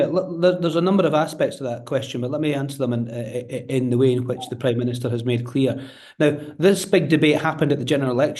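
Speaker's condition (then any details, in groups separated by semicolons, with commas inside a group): No condition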